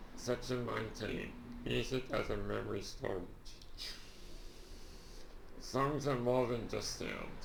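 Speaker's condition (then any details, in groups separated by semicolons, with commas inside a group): Duchenne muscular dystrophy; since childhood, wheelchair user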